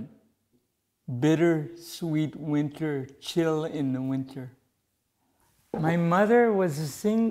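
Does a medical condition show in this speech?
Yes: cerebral palsy; present from birth, late diagnosis.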